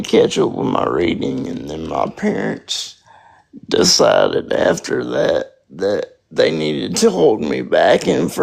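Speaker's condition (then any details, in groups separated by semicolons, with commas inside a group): Spastic quadriplegic cerebral palsy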